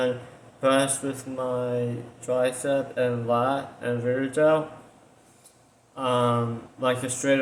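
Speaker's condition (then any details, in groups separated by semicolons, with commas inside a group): Tongue cancer surgery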